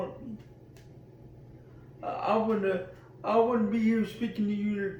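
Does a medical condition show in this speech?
Yes: cerebral palsy.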